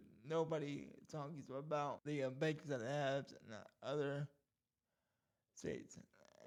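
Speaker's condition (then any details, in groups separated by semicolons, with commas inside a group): Cerebral palsy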